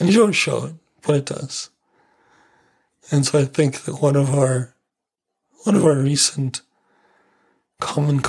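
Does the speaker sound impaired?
Yes: ALS; familial ALS, feeding tube surgery, lost use of one hand, aspiration pneumonia ER visit; 3 years since diagnosis, slow progression on tofersen in trial, reflux treated with domperidone; voice slightly altered, facial and jaw changes, no slurring, stuck secretions impair voice and swallowing, worse in dry Calgary, better when humid.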